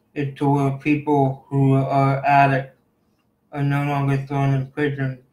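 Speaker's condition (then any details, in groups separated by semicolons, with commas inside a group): Cerebral palsy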